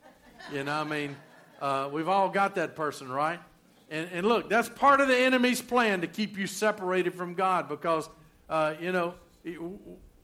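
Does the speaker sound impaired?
No.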